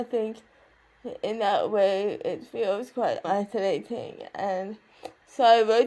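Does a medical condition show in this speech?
Yes: cerebral palsy; never walked independently.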